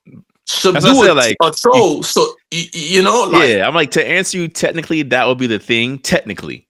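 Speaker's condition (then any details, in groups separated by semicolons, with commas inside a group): No condition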